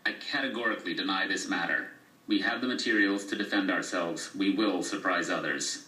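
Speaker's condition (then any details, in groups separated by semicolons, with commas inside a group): No condition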